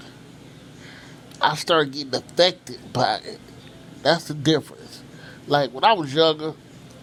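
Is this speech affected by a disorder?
Yes: cerebral palsy; from birth.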